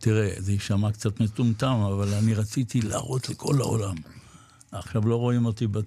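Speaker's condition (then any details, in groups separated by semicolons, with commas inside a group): Parkinson's disease; recently diagnosed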